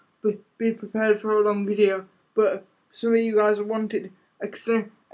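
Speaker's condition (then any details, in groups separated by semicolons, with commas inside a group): Cerebral palsy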